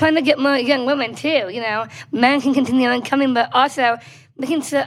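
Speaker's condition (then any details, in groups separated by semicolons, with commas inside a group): Down syndrome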